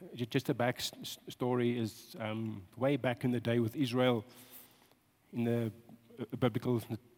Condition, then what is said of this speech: Stuttering. I talk long because I stutter, so I'm legally I can.